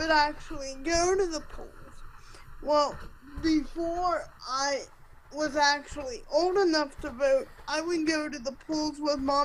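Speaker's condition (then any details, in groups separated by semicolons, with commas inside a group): Cerebral palsy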